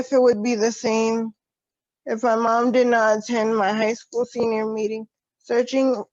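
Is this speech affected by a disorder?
Yes: cerebral palsy.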